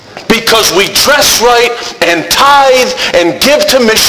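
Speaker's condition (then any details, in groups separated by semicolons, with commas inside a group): No condition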